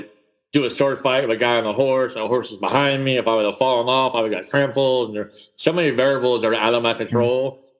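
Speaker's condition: Cleft palate; congenital cleft palate

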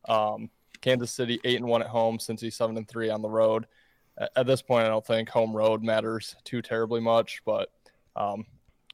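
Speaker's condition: No condition

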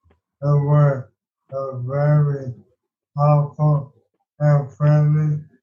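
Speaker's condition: ALS

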